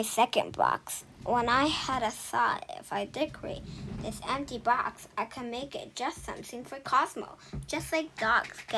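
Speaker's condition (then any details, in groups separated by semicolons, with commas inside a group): No condition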